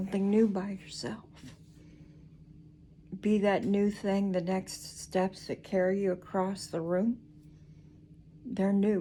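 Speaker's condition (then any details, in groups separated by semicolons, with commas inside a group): Cerebral palsy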